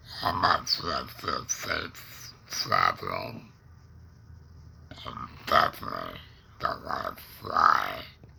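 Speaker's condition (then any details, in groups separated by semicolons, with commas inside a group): Laryngectomy; tongue cancer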